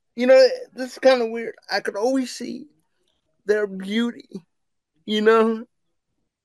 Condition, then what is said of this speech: Cerebral palsy. And so when I write, when I speak into the software, it has all this nonsense on the document.